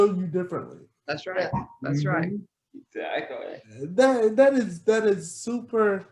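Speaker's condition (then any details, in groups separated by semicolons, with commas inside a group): Cerebral palsy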